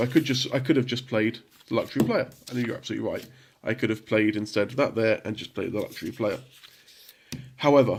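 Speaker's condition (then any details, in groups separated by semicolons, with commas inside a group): No condition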